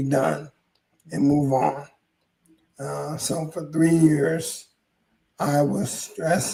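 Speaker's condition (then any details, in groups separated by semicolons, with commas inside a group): ALS; hoarse voice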